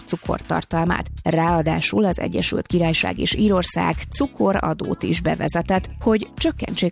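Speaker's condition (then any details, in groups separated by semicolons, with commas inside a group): No condition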